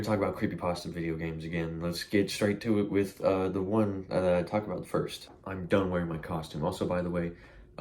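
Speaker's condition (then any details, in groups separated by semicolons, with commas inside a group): No condition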